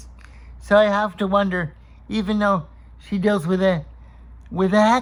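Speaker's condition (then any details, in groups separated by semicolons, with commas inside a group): Cerebral palsy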